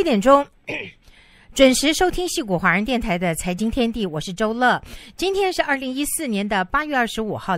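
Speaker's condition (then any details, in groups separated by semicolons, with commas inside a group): No condition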